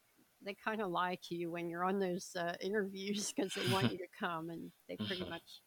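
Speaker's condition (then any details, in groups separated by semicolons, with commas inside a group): Cleft palate, severe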